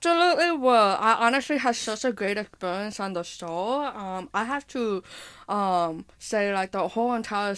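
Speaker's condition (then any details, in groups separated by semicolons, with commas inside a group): Hearing impairment with speech impairment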